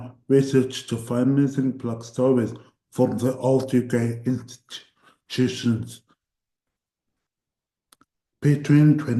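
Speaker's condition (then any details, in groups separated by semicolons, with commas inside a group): Cerebral palsy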